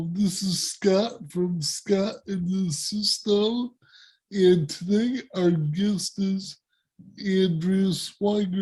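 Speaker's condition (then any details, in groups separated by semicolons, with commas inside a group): Cerebral palsy; speech impairment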